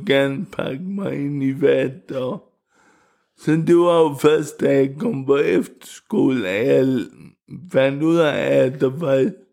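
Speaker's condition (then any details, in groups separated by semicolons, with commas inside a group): Cerebral palsy; wheelchair user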